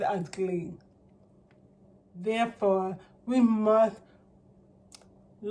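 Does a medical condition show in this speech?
Yes: cerebral palsy.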